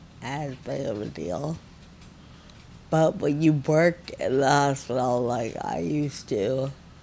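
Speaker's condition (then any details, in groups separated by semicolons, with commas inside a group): Friedreich ataxia, severe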